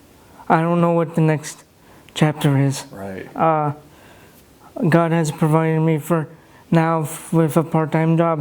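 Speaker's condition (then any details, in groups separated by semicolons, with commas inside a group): Cerebral palsy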